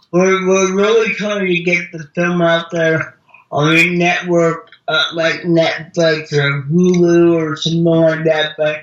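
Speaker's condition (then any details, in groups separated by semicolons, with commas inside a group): Cerebral palsy; wheelchair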